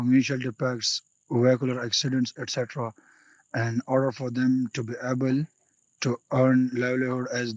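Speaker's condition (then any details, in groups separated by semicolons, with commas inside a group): No condition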